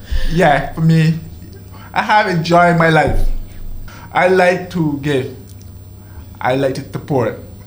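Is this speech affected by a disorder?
Yes: deafness, deaf in one ear from birth, other ear from age 18; born deaf in one ear; relies on lip reading, difficulty following very fast or very slow speech; has speech, had speech therapy.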